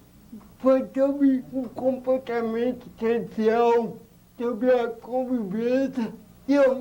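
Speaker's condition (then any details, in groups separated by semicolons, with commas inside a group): Cerebral palsy; birth oxygen deprivation, motor coordination and speech problems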